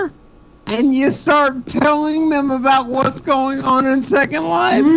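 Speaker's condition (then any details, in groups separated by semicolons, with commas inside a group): Cerebral palsy; speech sounds drunk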